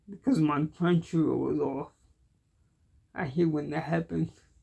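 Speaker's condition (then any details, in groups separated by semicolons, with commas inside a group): Cerebral palsy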